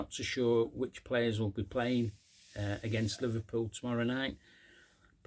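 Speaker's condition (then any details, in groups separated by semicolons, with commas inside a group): No condition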